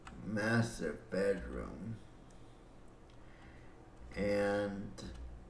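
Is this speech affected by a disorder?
Yes: cerebral palsy; breathing fine.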